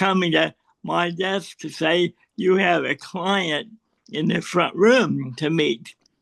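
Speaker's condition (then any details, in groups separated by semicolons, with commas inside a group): Cerebral palsy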